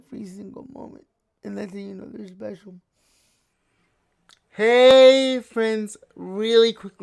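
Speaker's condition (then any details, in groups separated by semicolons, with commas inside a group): Cerebral palsy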